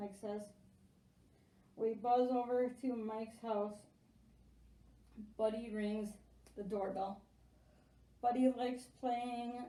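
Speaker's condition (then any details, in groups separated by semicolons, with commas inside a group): Spastic quadriplegic cerebral palsy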